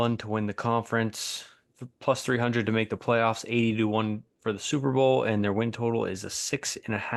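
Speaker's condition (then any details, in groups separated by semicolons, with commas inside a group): No condition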